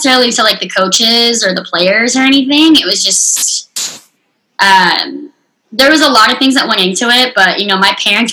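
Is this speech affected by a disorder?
Yes: unilateral cleft lip and palate; severe, congenital, first surgery at 3 months, 23 surgeries by age 17, last four in one; later stroke affected speaking, speech recovered faster than reading and writing, therapy in San Antonio.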